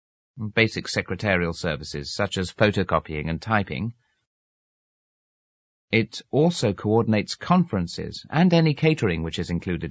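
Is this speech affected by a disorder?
No.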